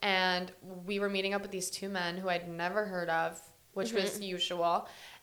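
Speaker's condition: No condition

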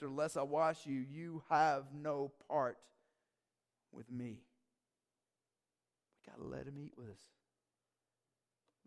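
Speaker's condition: No condition

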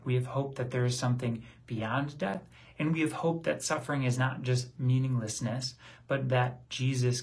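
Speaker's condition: No condition

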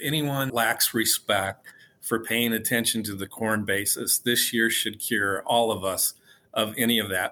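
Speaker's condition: No condition

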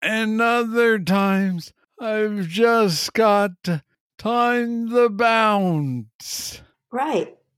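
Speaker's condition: Parkinson's disease, young onset

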